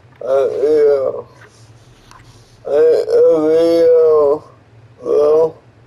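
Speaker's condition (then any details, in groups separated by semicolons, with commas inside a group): Cerebral palsy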